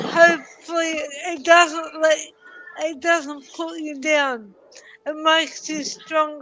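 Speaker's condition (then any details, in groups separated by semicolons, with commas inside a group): Cerebral palsy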